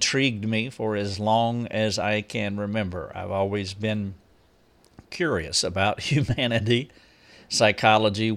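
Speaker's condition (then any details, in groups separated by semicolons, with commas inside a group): No condition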